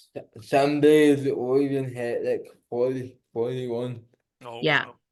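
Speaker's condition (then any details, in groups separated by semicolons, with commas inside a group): Cerebral palsy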